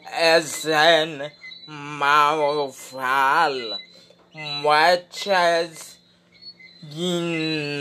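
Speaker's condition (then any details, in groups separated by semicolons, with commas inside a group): Speech impediment; no speech therapy yet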